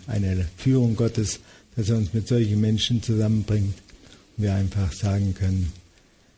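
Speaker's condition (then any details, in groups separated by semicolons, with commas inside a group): Parkinson's disease; about 16 to 17 years since diagnosis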